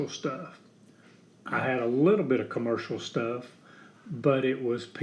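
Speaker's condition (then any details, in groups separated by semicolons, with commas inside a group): No condition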